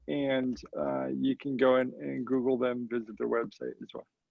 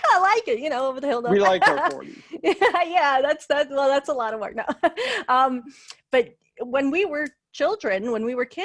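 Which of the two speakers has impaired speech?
The first: cerebral palsy; very mild form, difficult birth, heart transplant as teenager; diagnosed at age three; mild form affects speech.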